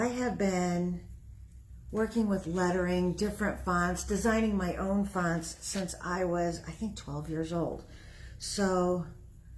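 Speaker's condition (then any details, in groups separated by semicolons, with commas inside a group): No condition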